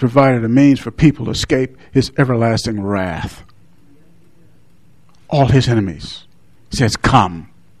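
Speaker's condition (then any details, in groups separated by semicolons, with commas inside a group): No condition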